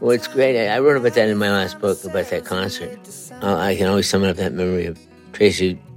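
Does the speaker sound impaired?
Yes: Parkinson's disease; first sign left pinky tremor, left hand tremor, walking difficulty, benign spinal tumor surgery, relearned walking; frequent falls, broken cheekbone, both arms and elbow; flat monotone voice, immobilized cement face.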